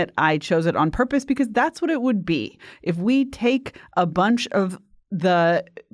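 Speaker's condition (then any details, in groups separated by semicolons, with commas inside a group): No condition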